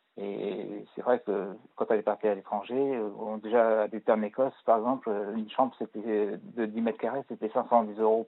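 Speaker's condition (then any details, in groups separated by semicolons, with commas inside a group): Parkinson's disease; Sifrol stopped as not tolerated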